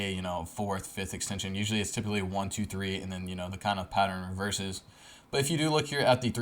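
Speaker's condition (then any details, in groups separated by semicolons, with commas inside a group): No condition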